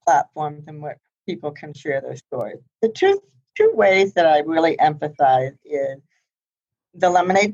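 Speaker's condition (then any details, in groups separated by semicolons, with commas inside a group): Profound hearing loss, congenital, high-frequency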